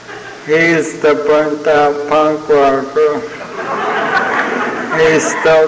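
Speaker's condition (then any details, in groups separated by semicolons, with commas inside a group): ALS (Lou Gehrig's disease); terminal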